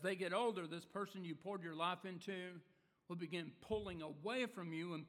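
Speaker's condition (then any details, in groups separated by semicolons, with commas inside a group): No condition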